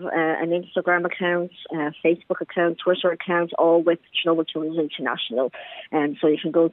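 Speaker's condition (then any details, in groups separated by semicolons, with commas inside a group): Cleft palate; congenital cleft palate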